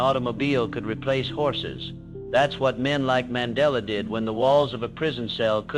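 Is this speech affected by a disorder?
No.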